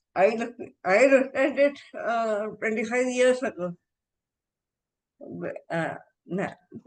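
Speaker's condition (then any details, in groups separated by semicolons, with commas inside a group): Encephalitis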